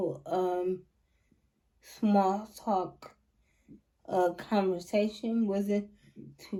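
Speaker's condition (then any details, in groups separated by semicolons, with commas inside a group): Cerebral palsy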